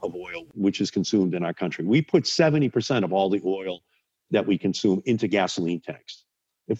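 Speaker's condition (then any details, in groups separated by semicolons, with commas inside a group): No condition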